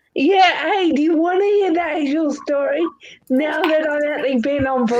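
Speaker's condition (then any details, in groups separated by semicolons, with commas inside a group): Cerebral palsy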